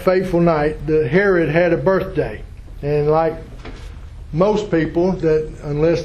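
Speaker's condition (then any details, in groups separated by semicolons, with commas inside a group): No condition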